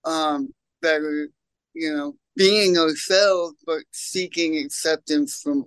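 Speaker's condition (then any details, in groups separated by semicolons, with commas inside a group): Cerebral palsy; congenital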